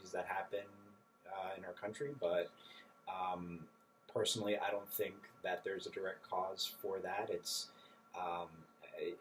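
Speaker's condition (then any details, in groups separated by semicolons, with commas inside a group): No condition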